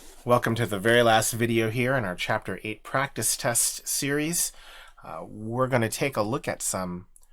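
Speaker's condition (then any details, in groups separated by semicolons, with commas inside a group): No condition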